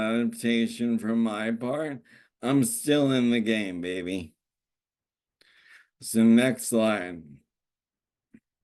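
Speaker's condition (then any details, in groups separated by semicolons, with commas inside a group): ALS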